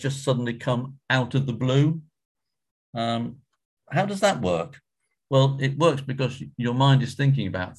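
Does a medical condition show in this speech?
No.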